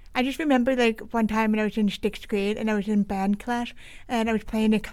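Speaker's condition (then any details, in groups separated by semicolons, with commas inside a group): Deaf with cochlear implant, congenital; born deaf, hard to hear everyone in group work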